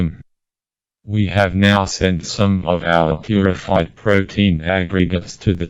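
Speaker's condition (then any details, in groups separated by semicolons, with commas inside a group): Motor neurone disease, speech-generating device; breathing surgery needed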